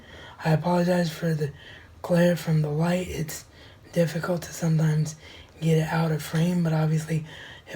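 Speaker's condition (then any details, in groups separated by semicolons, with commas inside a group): Cerebral palsy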